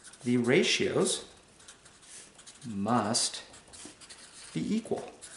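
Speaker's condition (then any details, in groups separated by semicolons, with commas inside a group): No condition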